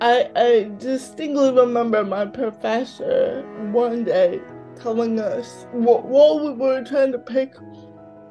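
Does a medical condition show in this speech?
Yes: cerebral palsy, mild; mouth affected.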